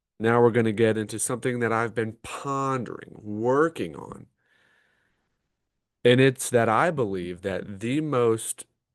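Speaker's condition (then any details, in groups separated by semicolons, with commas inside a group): No condition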